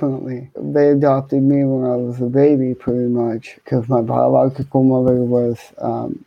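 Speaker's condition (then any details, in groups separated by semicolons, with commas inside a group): Cerebral palsy, hemiplegia; speech impediment, had to step up speech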